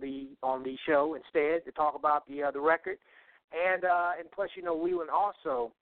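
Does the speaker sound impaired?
No.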